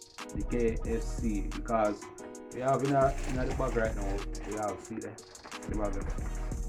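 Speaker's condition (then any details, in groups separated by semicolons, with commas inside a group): No condition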